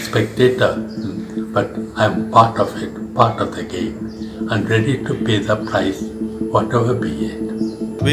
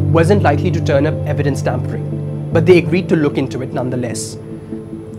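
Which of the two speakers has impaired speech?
The first: Parkinson's; severe, worsening, on ventilator.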